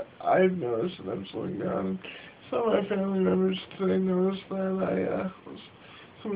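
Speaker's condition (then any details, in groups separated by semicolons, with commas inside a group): Cerebral palsy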